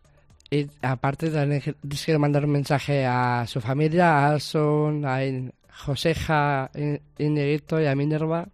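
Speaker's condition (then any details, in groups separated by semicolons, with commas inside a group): Down syndrome; extra copy of chromosome 21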